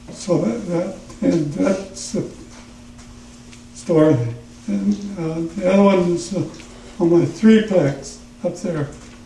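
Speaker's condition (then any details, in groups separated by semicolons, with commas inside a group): Parkinson's; trouble in the throat when speaking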